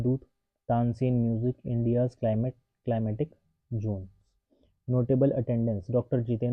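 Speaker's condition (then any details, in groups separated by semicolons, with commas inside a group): No condition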